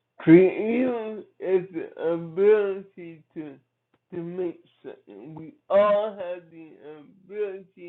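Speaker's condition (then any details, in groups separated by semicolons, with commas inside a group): Cerebral palsy; from birth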